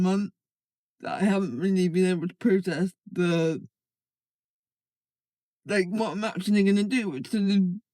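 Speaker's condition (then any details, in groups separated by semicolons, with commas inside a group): Cerebral palsy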